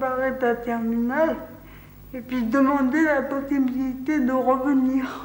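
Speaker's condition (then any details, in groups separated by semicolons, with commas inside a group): Cerebral palsy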